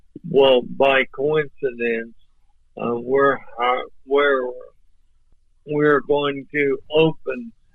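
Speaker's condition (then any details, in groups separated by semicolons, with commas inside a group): ALS; voice off but clear and understandable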